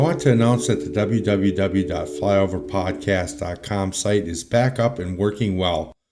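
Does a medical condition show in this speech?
No.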